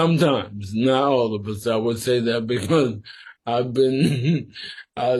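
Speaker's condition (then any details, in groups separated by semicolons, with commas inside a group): Sporadic ALS; must speak slower and carefully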